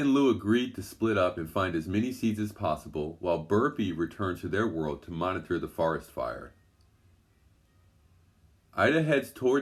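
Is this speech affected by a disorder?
No.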